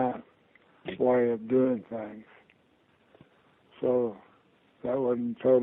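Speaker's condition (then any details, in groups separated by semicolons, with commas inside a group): Parkinson's disease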